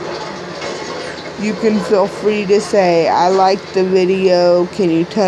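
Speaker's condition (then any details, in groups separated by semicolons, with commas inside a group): Cerebral palsy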